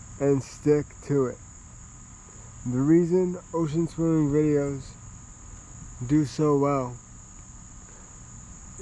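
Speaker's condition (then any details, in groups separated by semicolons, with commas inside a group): Cerebral palsy, spastic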